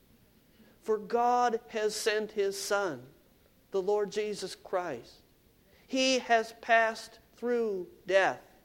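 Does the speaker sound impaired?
No.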